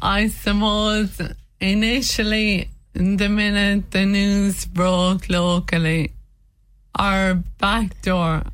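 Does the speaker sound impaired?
Yes: motor neurone disease; diagnosed by elimination at hospital in Limerick, began with fatigue and struggling with physical tasks.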